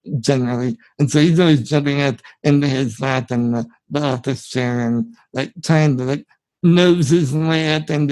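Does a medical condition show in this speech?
Yes: spinal muscular atrophy; genetic, from birth.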